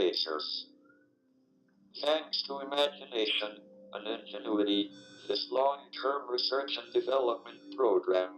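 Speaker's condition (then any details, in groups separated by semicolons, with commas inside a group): ALS, speech-generating device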